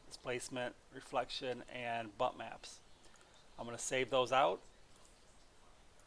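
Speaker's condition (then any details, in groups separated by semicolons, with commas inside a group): No condition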